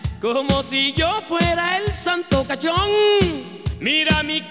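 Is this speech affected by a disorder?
No.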